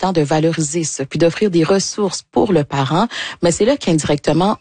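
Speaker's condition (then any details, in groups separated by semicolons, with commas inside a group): No condition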